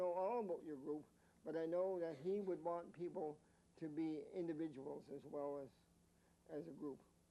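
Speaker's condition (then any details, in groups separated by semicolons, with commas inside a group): Mild cerebral palsy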